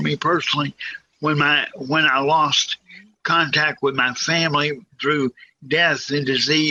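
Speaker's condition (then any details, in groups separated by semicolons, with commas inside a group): Cerebral palsy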